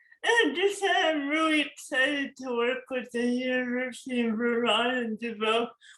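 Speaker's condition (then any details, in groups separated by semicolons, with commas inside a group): Cerebral palsy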